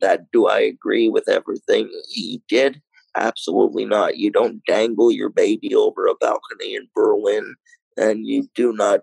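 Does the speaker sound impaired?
Yes: cerebral palsy, mild.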